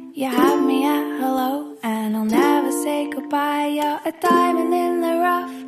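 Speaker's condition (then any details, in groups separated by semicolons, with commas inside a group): No condition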